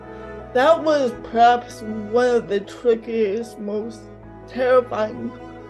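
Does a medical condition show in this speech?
Yes: cerebral palsy, mild; mouth affected.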